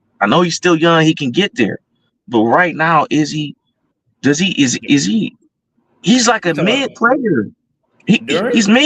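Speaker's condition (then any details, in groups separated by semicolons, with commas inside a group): No condition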